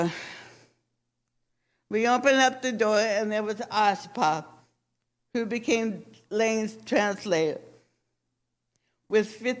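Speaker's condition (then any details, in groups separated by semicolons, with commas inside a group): Cerebral palsy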